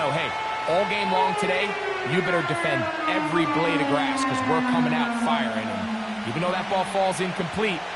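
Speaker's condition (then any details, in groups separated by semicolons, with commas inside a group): No condition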